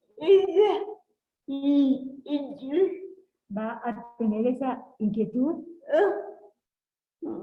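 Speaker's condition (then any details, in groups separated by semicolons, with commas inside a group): Cerebral palsy; since birth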